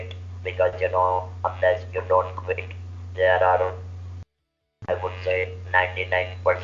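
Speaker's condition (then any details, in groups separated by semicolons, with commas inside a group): Laryngeal cancer surgery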